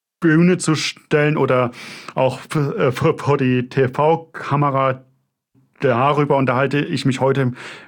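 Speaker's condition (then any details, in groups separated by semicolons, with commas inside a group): Stuttering; choppy, repetitions, blocks, cannot coordinate speech components, body tenses during blocks, throat sometimes hurts, fluent when singing; repeated sounds, prolonged sounds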